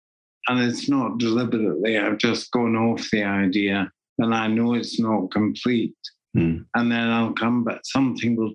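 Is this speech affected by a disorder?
Yes: Parkinson's disease; deep brain stimulation surgery, two brain implants with controller, lifelong essential tremor, diagnosis took about 15 months; voice going, can no longer sing or do theatre.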